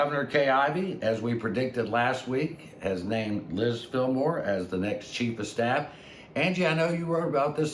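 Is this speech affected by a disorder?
No.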